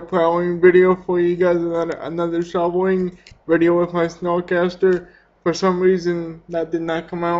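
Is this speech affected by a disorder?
Yes: cerebral palsy.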